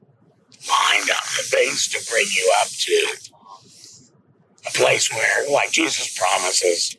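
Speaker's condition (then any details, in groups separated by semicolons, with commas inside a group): Laryngectomy; presses on neck daily to talk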